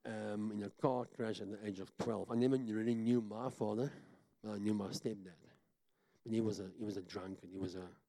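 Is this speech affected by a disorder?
Yes: cleft palate; talks funny, self-described.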